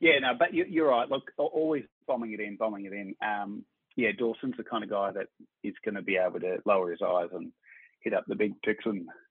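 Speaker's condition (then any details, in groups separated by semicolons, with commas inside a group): No condition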